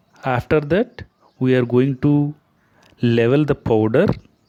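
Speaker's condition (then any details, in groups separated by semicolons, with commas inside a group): No condition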